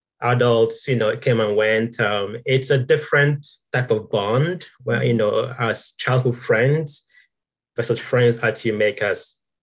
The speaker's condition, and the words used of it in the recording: Stuttering. You know, most times, you know, I stutter and sometimes it gets quite bad.